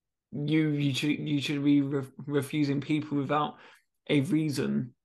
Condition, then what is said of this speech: Stuttering. It's the times where I actually don't stammer that much because of the adrenaline fuels me, which actually helps my stammer, makes it better.